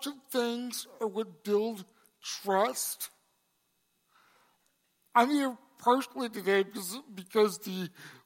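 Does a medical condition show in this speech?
Yes: cerebral palsy; congenital.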